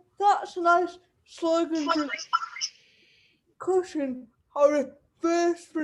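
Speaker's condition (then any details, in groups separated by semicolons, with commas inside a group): Cerebral palsy; wheelchair user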